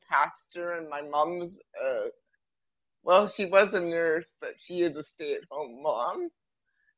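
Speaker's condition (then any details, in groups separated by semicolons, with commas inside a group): Cerebral palsy; present from birth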